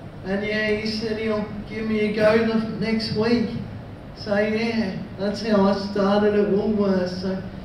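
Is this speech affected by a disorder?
Yes: cerebral palsy.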